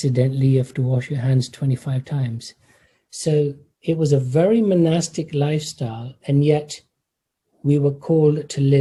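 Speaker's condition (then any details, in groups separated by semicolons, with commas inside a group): No condition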